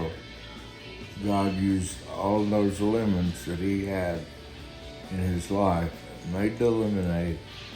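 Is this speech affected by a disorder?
Yes: Guillain-Barré syndrome.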